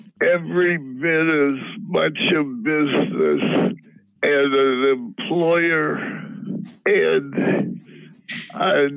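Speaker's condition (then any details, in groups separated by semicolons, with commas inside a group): Parkinson's disease; preferred by tincture dropper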